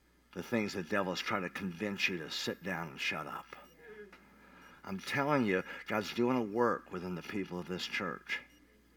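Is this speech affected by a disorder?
Yes: cleft palate; revived by nurse.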